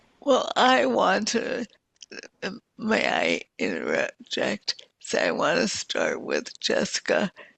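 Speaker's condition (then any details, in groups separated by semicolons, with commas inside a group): Multiple sclerosis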